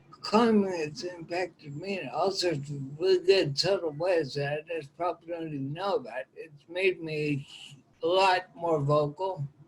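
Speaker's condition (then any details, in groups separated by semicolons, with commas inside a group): Ataxia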